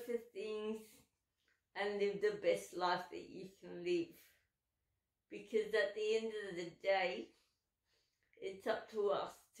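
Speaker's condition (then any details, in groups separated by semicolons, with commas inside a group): Cerebral palsy, dystonic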